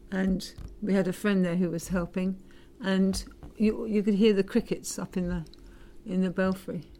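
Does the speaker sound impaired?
Yes: Parkinson's disease; diagnosed 1997, dopamine shortage causes stiffness, specialist Ray Chowdhury delayed dopamine, dopamine agonist then pump; about 15 years since diagnosis, pump prevents seizing up on stage.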